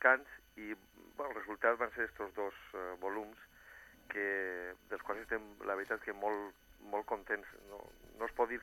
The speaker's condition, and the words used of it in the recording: No condition.